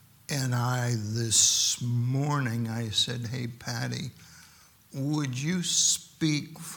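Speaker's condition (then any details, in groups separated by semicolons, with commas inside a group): Stuttering; stuttering during sermon, deliberately slow speech; speaks slowly by necessity, stuttering can stop speech, takes slow breath, slightly changes voice; prolonged sounds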